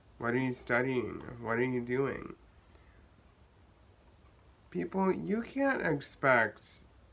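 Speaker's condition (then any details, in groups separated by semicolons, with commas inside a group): Cerebral palsy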